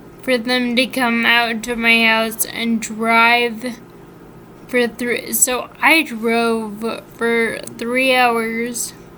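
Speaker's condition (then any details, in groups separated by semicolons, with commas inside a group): Friedreich's ataxia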